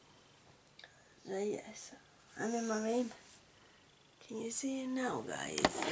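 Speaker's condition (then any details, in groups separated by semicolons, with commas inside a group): Cerebral palsy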